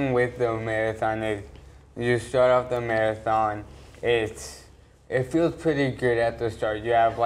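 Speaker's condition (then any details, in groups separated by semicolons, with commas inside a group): Cerebral palsy; diagnosed at age 3, age 19, walks after therapy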